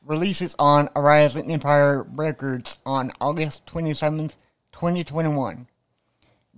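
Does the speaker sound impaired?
Yes: cerebral palsy.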